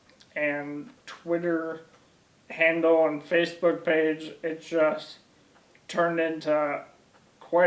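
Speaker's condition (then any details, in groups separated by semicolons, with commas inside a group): ALS; onset in legs, then arms, then core; about 1 year since diagnosis, legs, arms, core lost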